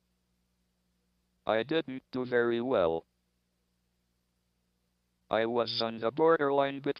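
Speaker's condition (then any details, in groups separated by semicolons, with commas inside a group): ALS, speech-generating device; motor neuron disease, diagnosed shortly after 21st birthday, no cure or therapy offered, given 2.5 years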